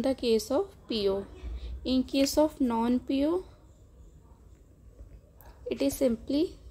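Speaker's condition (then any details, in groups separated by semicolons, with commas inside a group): No condition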